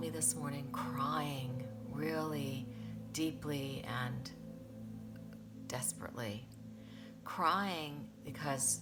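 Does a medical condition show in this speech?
No.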